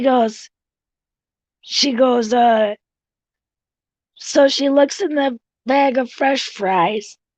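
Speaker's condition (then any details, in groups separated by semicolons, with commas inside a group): Cerebral palsy; tracheotomy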